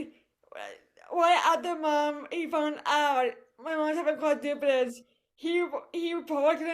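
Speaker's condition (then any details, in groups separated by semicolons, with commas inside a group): Cerebral palsy; voice affected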